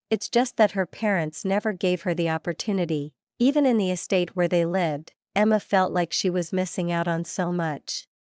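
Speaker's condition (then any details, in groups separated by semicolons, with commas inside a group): No condition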